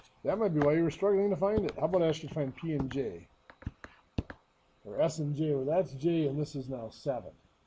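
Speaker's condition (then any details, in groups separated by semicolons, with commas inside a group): No condition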